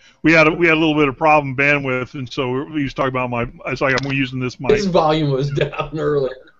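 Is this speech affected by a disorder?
No.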